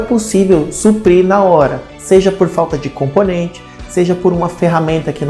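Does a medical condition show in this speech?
No.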